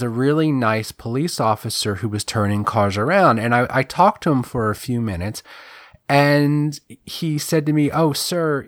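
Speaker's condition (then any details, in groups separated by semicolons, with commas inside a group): No condition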